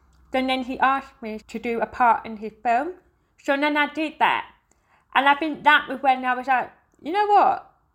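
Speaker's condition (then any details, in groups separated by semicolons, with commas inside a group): Deafness; heavy metal rock indistinct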